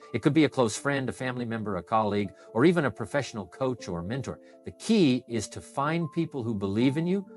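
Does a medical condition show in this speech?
No.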